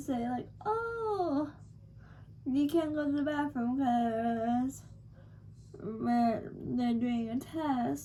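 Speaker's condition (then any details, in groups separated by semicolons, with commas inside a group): Cerebral palsy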